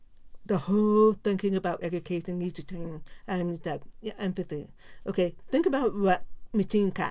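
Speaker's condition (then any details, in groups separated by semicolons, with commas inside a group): Profound deafness; no cochlear implant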